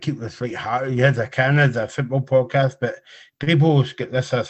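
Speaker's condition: Cerebral palsy

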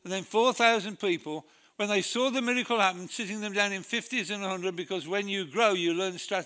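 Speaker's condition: Parkinson's disease; new tablets from new consultant in Nottingham after over a year undertreated

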